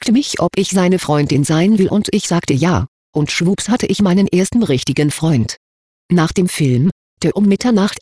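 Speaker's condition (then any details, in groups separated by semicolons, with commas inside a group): No condition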